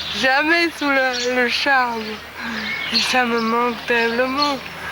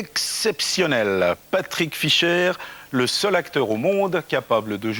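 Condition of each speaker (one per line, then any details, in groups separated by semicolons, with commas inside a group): Traumatic brain injury; after bicycle accident and 2 weeks coma
No condition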